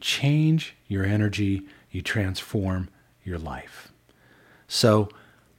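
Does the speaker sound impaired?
No.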